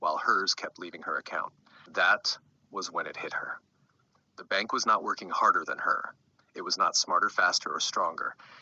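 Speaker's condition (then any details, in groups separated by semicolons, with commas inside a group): No condition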